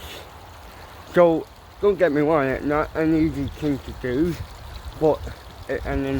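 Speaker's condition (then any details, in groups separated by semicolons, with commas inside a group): Cerebral palsy, ataxic, mild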